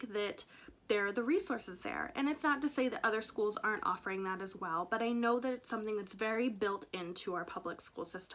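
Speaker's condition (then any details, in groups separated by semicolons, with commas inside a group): No condition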